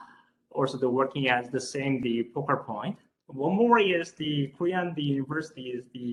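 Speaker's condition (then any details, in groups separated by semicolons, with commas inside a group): No condition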